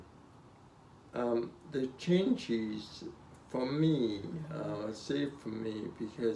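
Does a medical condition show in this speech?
Yes: spinocerebellar ataxia (sca7).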